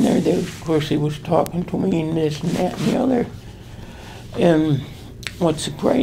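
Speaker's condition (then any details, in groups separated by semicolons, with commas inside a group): Traumatic brain injury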